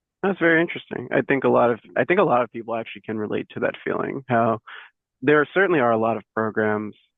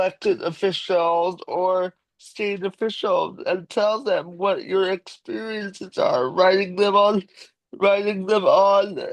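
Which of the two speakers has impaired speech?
The second: cerebral palsy; cerebral palsy from birth, uses wheelchair.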